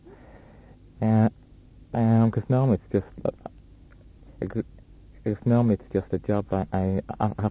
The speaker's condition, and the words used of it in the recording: Stuttering. But if I've got a small room like this and a tape recorder behind me, it might be a little bit worse.